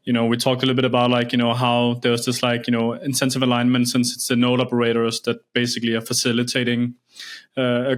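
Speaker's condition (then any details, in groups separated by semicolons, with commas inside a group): No condition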